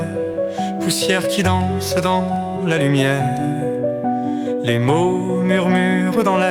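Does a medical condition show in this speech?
No.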